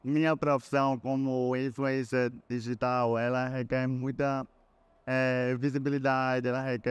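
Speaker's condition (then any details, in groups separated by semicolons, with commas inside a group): Cerebral palsy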